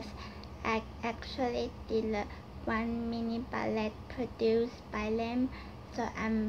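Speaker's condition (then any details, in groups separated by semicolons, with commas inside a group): Cerebral palsy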